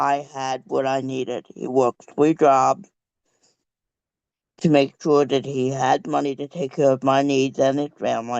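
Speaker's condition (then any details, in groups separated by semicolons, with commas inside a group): Cerebral palsy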